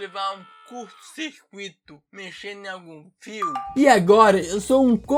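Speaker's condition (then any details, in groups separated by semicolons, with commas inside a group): Cerebral palsy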